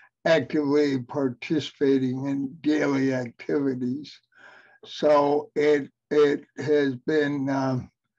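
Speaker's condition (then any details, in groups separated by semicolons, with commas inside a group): Cerebral palsy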